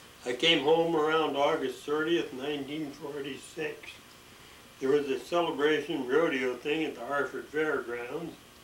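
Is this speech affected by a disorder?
Yes: ALS.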